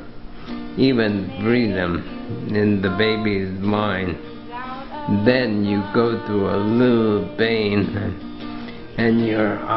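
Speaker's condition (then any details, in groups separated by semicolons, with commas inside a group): ALS; affects speech and breathing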